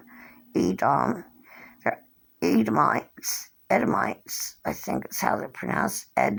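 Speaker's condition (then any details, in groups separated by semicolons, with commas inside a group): Cerebral palsy; since birth, hand tremors; age 57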